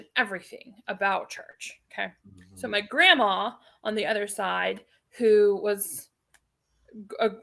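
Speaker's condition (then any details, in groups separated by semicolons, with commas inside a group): No condition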